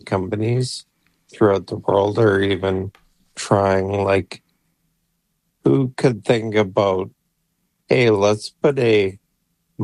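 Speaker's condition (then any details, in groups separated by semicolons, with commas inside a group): ALS; brain implant for computer control; implant three months ago, disease progressing; voice failing, banked voice for AI speech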